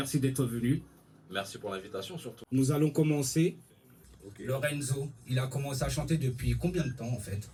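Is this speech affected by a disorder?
No.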